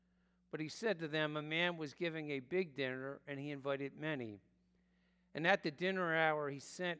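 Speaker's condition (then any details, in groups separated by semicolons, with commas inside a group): No condition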